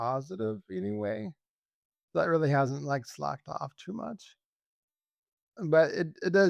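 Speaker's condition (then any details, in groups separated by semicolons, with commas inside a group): ALS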